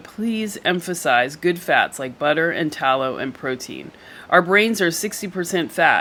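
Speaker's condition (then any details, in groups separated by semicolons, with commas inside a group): No condition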